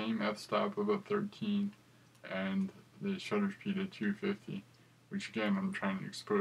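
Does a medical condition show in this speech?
Yes: cerebral palsy; affects gait and walking.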